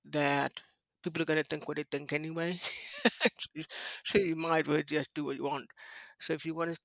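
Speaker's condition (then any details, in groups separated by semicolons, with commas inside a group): High-frequency hearing loss, speech impediment, mild; mild lifelong speech impediment, cannot pronounce certain words often starting with ch, never heard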